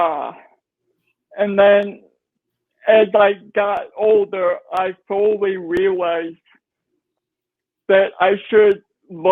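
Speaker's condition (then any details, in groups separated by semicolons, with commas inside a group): Cerebral palsy; brain injury; nonverbal at age 3, speech therapy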